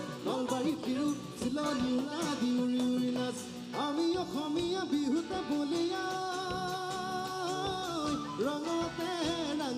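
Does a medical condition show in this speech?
No.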